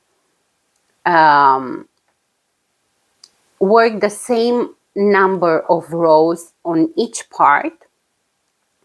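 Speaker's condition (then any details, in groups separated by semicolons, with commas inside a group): No condition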